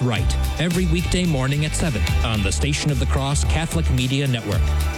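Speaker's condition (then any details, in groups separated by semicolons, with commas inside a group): No condition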